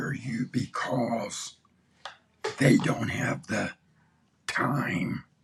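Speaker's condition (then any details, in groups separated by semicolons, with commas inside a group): Throat cancer; tracheostomy tube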